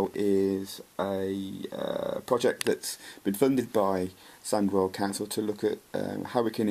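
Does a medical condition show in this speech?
No.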